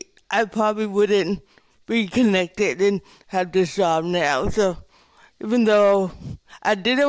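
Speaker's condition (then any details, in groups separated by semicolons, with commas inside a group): Cerebral palsy; with developmental disabilities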